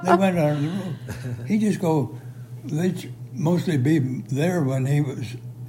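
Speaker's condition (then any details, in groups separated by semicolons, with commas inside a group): Parkinson's; severe, says unable to move anything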